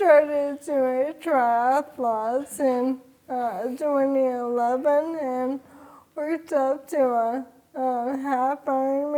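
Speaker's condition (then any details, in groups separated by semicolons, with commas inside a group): ALS; sporadic form, onset in pinky finger; speech slowed early, voice changing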